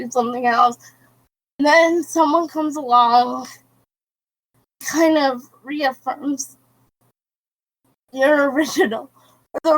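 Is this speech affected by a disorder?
Yes: cerebral palsy.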